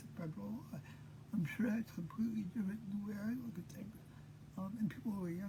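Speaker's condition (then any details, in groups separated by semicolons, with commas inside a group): Cerebral palsy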